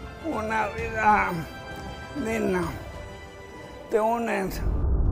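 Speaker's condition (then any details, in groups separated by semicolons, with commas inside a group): ALS; slow-progressing form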